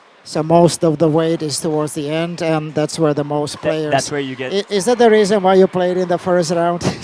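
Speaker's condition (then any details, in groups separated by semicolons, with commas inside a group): No condition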